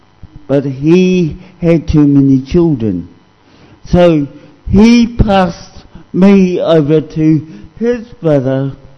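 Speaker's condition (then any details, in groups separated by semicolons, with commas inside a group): Cerebral palsy; discovered at age 2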